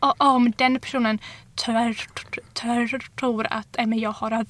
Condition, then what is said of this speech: Stuttering. Men det kan ju kännas väldigt osäkert att aldrig veta hur talet kommer gå eller kännas.